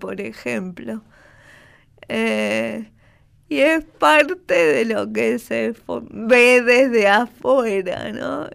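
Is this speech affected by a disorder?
Yes: cerebral palsy; from birth, two respiratory arrests at birth, second at 12 hours, oxygen deprivation, brain injury affecting motor function; manner of speaking and moving affected, prompting others' prejudice.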